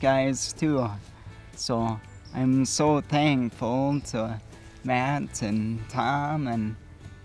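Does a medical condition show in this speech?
Yes: cerebral spinal ataxia.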